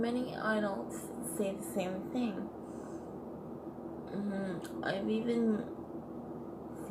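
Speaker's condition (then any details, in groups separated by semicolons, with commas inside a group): Cerebral palsy, triplegia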